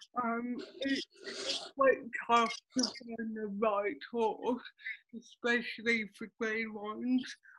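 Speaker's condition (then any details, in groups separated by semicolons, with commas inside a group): Cerebral palsy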